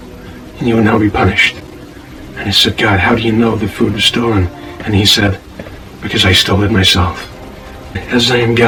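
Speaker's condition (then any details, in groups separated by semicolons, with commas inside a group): No condition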